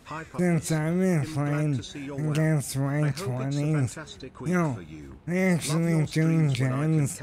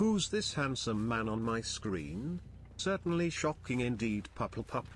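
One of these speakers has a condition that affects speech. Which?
The first: ALS.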